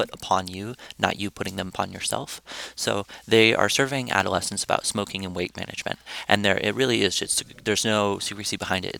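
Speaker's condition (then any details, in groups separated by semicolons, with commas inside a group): No condition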